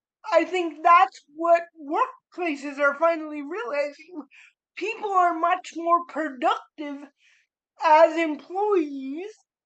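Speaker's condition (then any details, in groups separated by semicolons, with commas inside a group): Cerebral palsy; spastic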